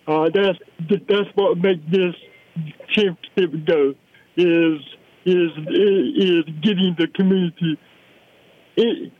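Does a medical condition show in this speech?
Yes: cerebral palsy; balance issue; noticing physical decline, returning to physical therapy after little therapy last year.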